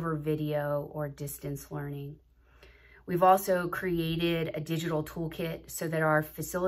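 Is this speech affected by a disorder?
No.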